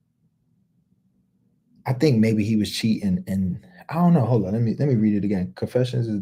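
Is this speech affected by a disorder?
No.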